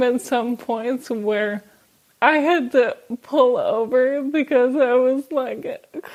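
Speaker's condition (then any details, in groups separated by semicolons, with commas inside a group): ALS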